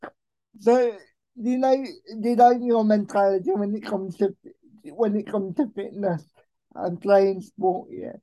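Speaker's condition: Cerebral palsy; most severe type, present since birth, uses electric wheelchair driven himself, expected non-verbal, began talking at age 6; speech affected, can get rambly when nervous

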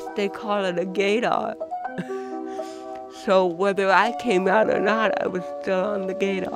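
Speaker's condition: Cerebral palsy; grammatically correct

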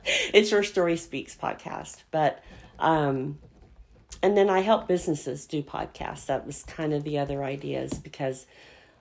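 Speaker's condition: Cleft palate; congenital

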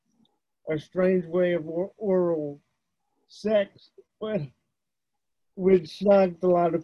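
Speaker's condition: Cerebral palsy; wheelchair user; types with one index finger, no voice recognition software such as Dragon; voice erratic, pitch goes high and low, dictation software can't understand

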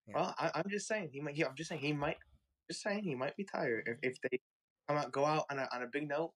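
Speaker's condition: No condition

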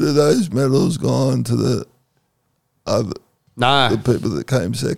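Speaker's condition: Cerebral palsy; second COVID vaccine dose

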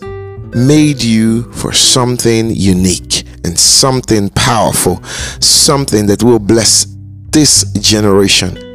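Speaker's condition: No condition

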